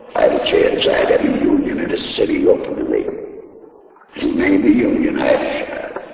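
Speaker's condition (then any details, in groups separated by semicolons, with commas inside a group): Laryngectomy; taught to talk with throat device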